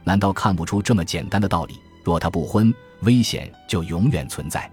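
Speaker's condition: No condition

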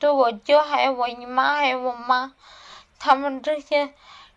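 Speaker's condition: Cerebellar atrophy, hereditary; slurred speech first

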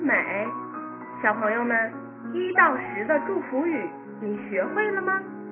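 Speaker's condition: No condition

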